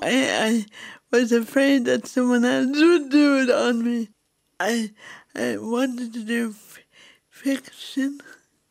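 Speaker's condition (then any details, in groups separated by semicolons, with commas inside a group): Cerebral palsy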